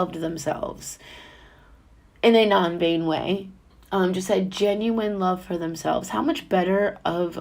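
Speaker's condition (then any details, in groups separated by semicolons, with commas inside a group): No condition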